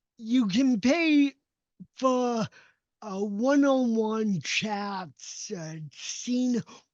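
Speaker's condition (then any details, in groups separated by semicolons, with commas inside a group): Cerebral palsy; uses walker and wheelchair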